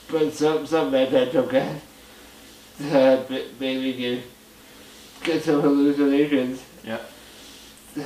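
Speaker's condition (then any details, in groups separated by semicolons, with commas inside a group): Muscular dystrophy, Duchenne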